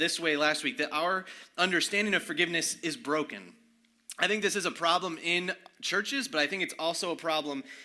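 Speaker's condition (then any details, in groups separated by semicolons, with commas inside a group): No condition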